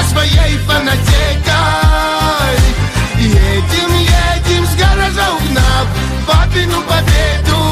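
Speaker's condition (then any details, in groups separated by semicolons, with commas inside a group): No condition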